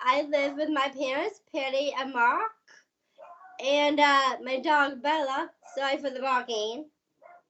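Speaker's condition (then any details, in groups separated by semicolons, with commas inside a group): Down syndrome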